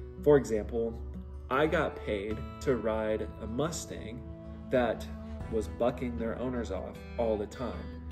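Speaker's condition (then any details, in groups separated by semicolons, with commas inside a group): No condition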